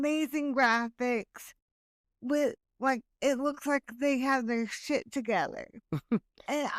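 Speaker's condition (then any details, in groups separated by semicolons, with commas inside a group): Right hemiplegia cerebral palsy; very mild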